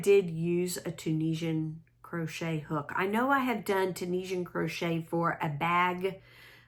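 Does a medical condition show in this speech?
No.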